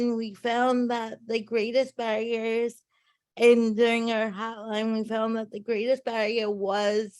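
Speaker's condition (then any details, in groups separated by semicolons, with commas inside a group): Cerebral palsy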